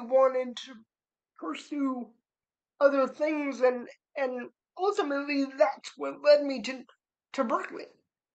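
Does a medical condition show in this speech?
Yes: cerebral palsy; slightly slurred, spastic vocal cords, tone of voice changes.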